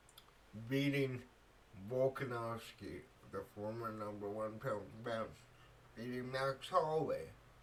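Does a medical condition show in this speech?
Yes: cerebral palsy.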